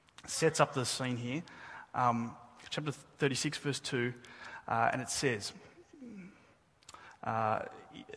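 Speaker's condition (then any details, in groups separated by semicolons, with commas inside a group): No condition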